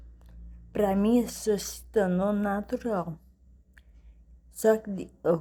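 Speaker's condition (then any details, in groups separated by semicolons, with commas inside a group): Cerebellar ataxia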